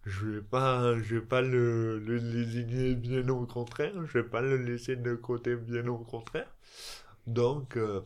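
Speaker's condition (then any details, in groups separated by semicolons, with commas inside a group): Dystonia; neurological, affects fine motor skills and speech, speech therapy until age 18, judo since age 3 to compensate; elocution difficulties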